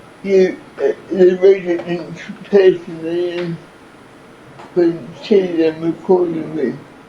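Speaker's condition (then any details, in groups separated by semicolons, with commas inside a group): Cerebral palsy; from birth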